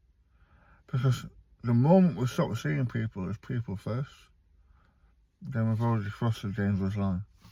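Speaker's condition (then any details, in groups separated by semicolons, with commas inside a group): Stage 4 tongue cancer, hemiglossectomy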